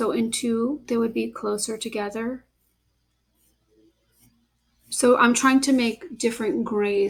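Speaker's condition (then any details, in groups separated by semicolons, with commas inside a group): No condition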